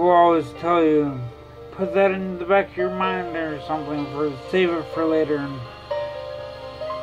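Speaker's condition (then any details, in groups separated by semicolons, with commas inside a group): Traumatic brain injury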